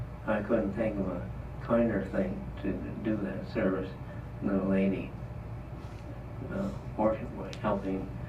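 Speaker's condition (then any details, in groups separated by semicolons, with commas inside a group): Parkinson's disease; trouble talking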